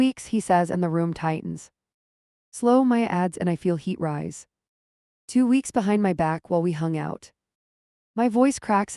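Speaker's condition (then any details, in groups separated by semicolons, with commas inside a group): No condition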